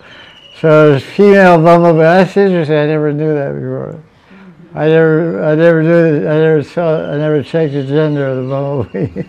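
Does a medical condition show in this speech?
Yes: deafness; fluent spoken lecture, reads translations aloud, relies on audience feedback for volume.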